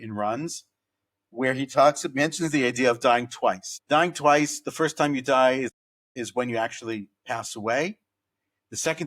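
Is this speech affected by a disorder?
No.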